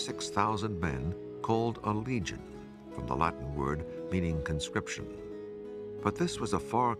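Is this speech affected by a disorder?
No.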